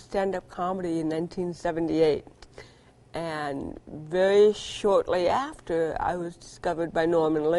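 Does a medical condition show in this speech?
Yes: cerebral palsy; present from birth, cervical spinal surgery C1 to C7, titanium neck; Botox dependent, recovering from surgery.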